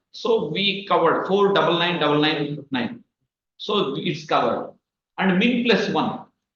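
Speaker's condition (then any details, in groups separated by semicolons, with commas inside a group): No condition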